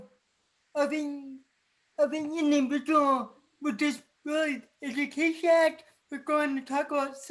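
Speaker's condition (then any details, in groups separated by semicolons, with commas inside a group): Cerebral palsy; from birth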